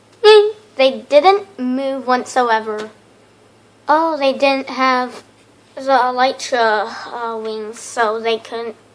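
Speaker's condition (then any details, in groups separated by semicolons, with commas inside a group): No condition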